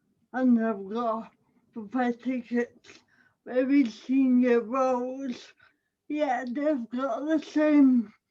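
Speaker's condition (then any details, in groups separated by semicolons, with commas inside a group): Cerebral palsy; audible speech impairment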